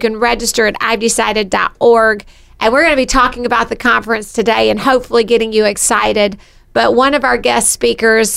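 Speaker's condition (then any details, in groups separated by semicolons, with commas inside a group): No condition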